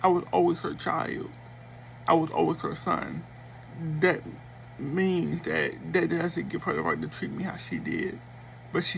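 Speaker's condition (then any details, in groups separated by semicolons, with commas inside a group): Cerebral palsy; affects speech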